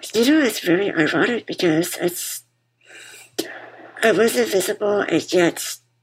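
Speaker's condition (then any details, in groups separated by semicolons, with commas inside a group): Muscular dystrophy; congenital form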